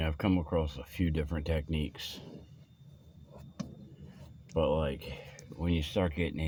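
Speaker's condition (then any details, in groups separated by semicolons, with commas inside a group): No condition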